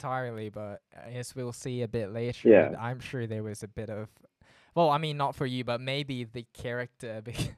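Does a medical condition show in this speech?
No.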